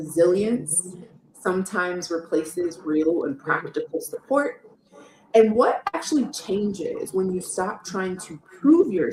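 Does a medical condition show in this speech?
No.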